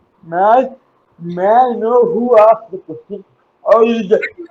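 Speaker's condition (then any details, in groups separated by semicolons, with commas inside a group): Cerebral palsy; uses wheelchair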